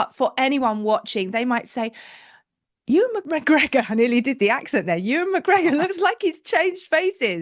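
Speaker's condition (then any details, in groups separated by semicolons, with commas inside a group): No condition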